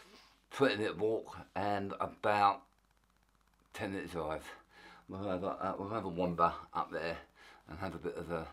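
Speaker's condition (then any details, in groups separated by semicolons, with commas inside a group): Tongue cancer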